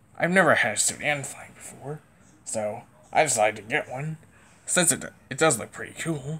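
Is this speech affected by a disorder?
No.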